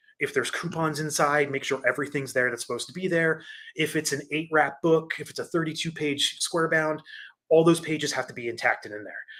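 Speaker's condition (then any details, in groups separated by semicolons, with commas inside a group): No condition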